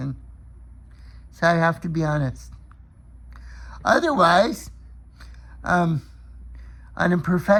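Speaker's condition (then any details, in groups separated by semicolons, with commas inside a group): Cerebral palsy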